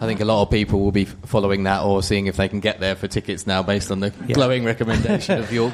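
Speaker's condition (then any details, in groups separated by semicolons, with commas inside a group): No condition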